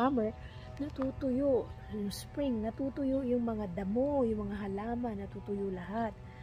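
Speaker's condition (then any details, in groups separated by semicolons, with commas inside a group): No condition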